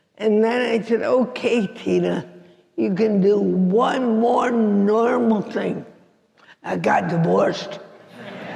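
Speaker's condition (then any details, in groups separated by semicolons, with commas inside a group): Cerebral palsy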